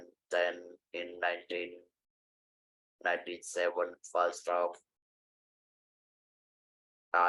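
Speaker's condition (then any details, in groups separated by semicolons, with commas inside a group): Stage IV larynx cancer; surgery cost natural voice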